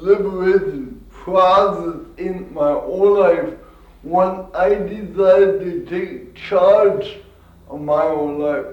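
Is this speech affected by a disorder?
Yes: cerebral palsy; from birth.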